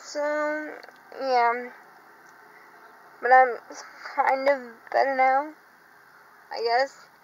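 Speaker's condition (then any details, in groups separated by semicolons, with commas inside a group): Cerebral palsy, dystonic hemiplegia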